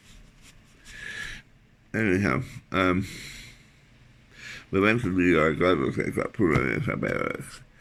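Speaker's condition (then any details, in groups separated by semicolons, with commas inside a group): Tongue cancer surgery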